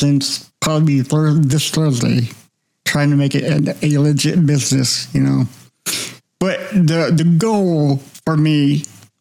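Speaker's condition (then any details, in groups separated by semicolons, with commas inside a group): Cerebral palsy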